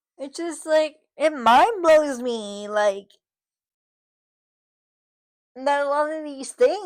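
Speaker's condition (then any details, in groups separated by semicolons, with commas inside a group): Cerebral palsy, spastic; from birth, muscle spasms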